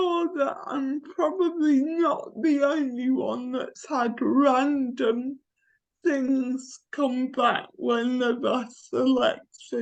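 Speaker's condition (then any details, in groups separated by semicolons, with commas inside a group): Cerebral palsy; from birth, affects limbs and neck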